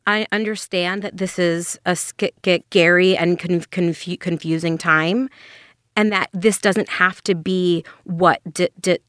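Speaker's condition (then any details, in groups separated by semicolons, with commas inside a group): Stuttering; childhood onset at age 8 in third grade, came on very fast, genetic, grandfather stutters, childhood speech pathologist; still stutters; at onset very long tense silent blocks, not typical repetitions, could not get sounds out; repeated sounds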